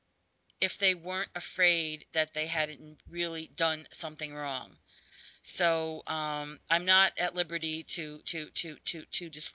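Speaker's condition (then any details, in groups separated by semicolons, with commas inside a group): Stuttering; stuttering first remembered around age five, covert most of adult life, open about it for about 4 years; stutters openly, discloses stuttering at work and to students, lets stuttering come out; hid stuttering by avoiding talking and switching words, later slipping out more; repeated sounds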